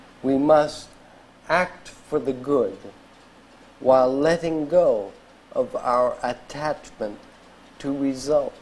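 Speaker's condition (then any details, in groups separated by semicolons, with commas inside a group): ALS; diagnosed eight years ago, at age 35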